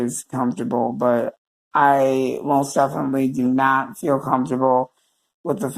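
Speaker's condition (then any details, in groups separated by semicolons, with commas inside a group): Cerebral palsy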